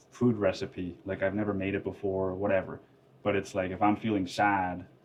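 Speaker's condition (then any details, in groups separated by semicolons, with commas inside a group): No condition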